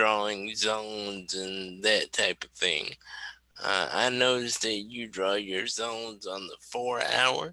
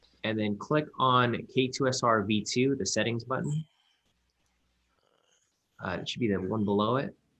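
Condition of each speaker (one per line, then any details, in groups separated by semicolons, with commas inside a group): Cerebral palsy; wheelchair user; slow operating things
No condition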